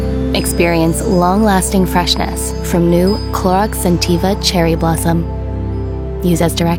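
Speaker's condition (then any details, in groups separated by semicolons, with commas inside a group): No condition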